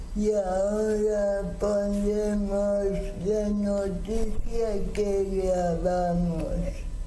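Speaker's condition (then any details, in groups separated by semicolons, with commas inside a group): Cerebral palsy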